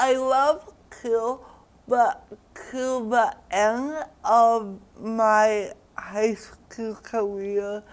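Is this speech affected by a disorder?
Yes: cerebral palsy; diagnosed around age one.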